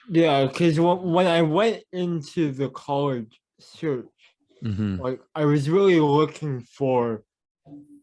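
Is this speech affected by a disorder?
Yes: cerebral palsy; mild speech impediment.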